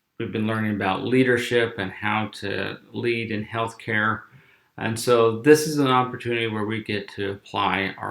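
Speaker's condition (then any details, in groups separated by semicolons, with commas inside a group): No condition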